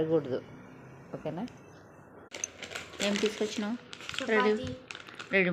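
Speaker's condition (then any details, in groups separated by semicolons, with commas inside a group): No condition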